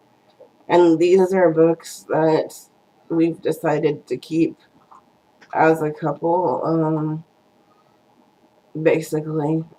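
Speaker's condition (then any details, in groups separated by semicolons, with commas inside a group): Cerebral palsy; first word not said quite right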